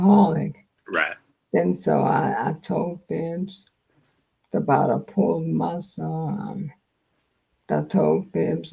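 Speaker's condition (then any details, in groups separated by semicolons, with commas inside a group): Multiple sclerosis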